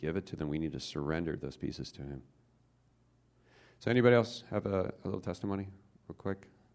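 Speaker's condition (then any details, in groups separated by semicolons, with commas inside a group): No condition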